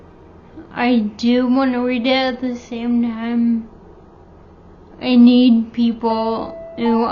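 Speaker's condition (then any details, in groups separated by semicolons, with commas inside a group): Friedreich's ataxia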